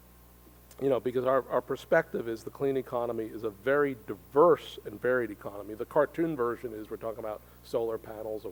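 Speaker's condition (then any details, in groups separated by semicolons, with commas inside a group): No condition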